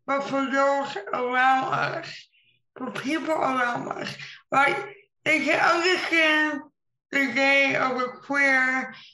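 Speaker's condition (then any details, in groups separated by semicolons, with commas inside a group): Impaired speech, cerebral palsy; now uses wheelchair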